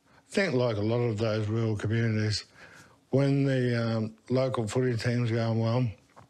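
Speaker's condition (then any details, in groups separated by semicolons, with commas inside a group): Motor neurone disease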